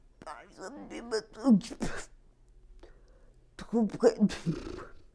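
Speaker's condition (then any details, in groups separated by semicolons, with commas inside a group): Cerebral palsy; associated cognitive troubles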